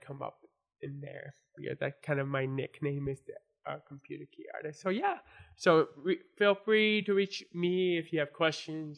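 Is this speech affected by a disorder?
Yes: born deaf; congenital deafness from birth.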